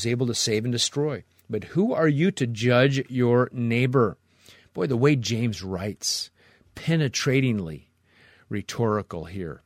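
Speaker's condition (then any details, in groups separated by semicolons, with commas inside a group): No condition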